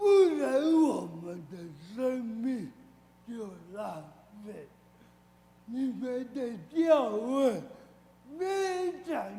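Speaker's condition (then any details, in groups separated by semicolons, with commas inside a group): Cerebral palsy, severe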